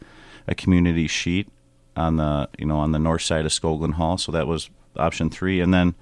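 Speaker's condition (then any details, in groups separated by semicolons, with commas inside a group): No condition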